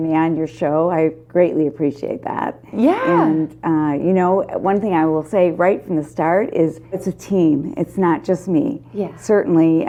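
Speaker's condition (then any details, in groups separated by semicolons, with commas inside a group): No condition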